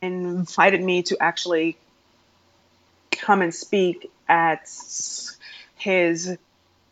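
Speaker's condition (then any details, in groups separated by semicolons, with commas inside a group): Stuttering; stuttering since around age 3, past speech therapy, largely stopped talking for about 5 years; still stutters, including when saying own name; formerly hid stuttering by switching words, deep breaths, fillers like ums and ahs, avoided talking; prolonged sounds, blocks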